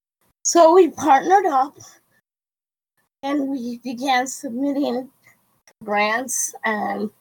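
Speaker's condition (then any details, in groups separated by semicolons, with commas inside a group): Cerebral palsy; quadriplegic, wheelchair user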